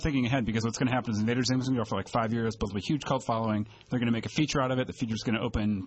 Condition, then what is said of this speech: No condition.